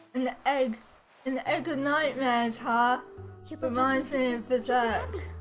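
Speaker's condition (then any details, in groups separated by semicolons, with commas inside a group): Cerebral palsy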